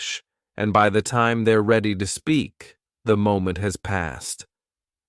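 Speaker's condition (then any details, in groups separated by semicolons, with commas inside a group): No condition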